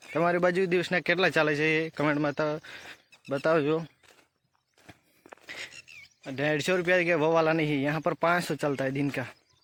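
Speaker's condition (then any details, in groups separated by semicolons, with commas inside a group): No condition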